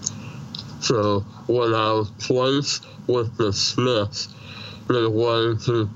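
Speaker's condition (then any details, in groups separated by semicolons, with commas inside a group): Treacher Collins syndrome; congenital, severe cleft palate, emergency tracheotomy at birth, born deaf, no ears, maxillofacial surgeries into adulthood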